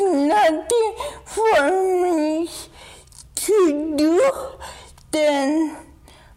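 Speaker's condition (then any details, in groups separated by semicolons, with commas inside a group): Dystonia; wheelchair user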